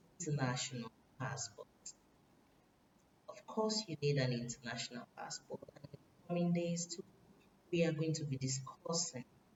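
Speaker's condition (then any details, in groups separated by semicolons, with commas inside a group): No condition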